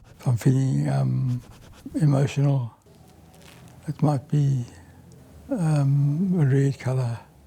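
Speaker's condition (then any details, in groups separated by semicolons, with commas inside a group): Parkinson's disease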